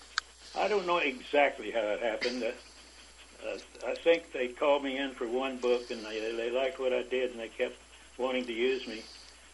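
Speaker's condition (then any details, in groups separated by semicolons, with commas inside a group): Parkinson's disease; about 25 years since onset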